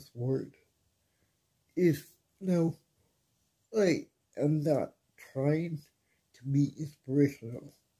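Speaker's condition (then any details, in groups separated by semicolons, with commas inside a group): Athetoid cerebral palsy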